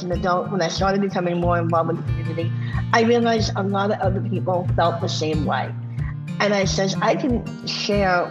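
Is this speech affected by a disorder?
Yes: bilateral cleft lip and palate; open palate at birth, no proper suction, food and drink through nose, untreated cleft means no speech.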